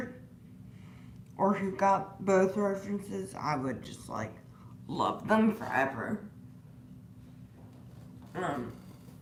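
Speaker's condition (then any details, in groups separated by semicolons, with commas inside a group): Disability causing slurred speech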